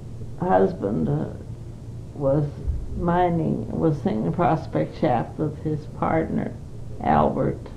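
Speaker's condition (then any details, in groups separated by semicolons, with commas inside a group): Parkinson's disease; Parkinson's for 5 years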